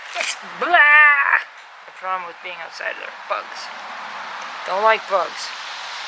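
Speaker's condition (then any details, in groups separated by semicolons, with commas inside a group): No condition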